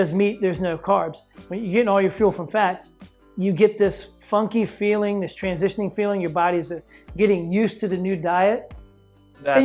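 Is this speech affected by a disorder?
No.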